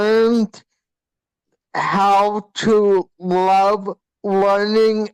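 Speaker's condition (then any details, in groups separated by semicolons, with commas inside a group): Hydrocephalus with shunt failure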